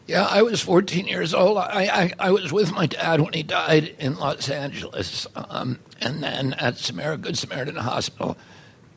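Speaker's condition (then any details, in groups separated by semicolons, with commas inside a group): Spasmodic dysphonia; sudden onset age 42, titanium bridge between vocal cords in Japan, Dr. Andrew Blitzer recommended; about 27 years since onset, age 69, injections every 2 months stopped, Japanese surgery worked well; voice rough and shaky, mistaken for crying, tight cords blocked air, formerly failed completely, worse before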